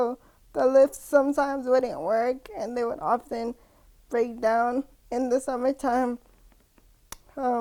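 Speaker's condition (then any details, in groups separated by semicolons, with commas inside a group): Cerebral palsy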